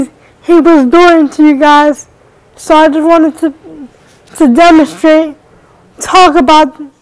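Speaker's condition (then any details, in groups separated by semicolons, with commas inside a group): Cerebral palsy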